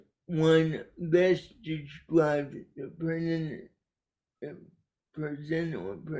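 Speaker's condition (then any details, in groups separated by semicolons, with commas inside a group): Cerebral palsy; caused by brainstem aneurysm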